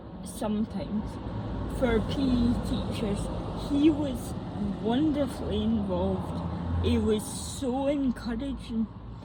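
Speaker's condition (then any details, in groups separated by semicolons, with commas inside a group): Mixed cerebral palsy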